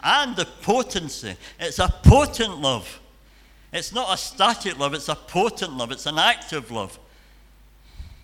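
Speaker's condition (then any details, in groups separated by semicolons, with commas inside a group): Cleft palate and cleft lip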